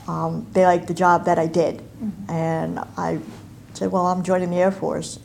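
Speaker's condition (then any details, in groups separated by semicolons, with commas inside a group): Cleft palate and cleft lip; congenital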